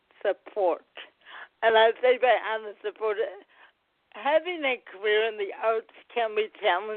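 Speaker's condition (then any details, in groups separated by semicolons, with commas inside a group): Cerebral palsy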